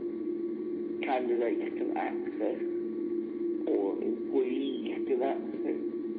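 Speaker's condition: Cerebral palsy; needs extra support at work, slow typer, dictates to support worker, needs help to drive

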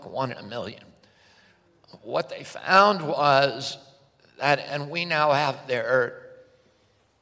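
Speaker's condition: Spasmodic dystonia; host notes vocal cord voice

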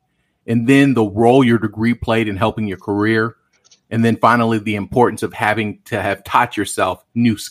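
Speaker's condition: No condition

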